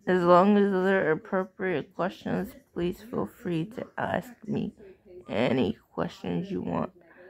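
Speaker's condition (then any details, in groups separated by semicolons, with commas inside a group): Cerebral palsy; sounds out of breath after therapy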